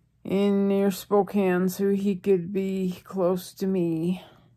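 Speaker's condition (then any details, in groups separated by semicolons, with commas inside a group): ALS; receiving hospice care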